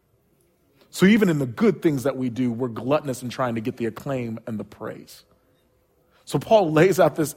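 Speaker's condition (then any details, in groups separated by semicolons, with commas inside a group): No condition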